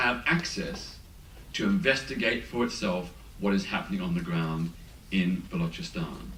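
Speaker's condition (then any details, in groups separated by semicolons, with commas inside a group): No condition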